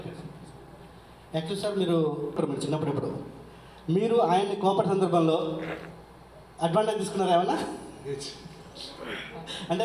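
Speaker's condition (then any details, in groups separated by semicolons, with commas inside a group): No condition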